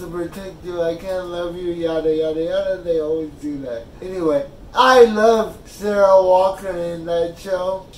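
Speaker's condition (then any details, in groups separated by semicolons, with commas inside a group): Cerebral palsy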